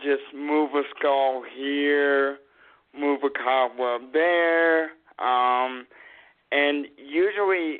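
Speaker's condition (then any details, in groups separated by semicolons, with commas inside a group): Cerebral palsy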